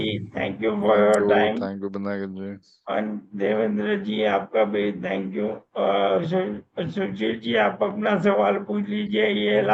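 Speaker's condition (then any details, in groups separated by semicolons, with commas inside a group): ALS; speech improved a little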